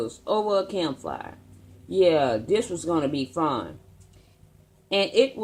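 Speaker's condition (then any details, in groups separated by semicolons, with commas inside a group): No condition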